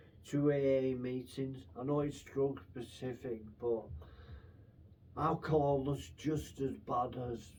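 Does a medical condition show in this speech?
Yes: brain infection with surgery; brain lesions from infection, brain surgery, was locked-in, paralysed; recovering, relearned walking, speech improved over six to seven months; left-side paralysis, breathing tube, hardly talked early, words jump out.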